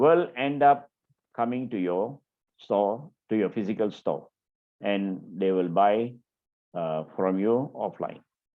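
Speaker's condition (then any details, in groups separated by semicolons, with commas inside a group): No condition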